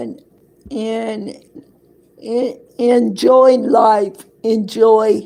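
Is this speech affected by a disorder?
Yes: cerebral palsy; affects hand.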